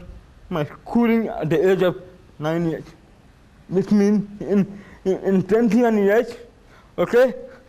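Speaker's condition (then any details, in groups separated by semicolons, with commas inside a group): Cerebral palsy; impaired mind-body coordination, constant body shaking, uses one finger; effortful tongue control to slow speech pace, painful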